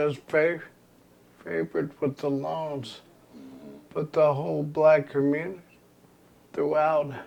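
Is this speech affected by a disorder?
Yes: ALS; progressive terminal illness.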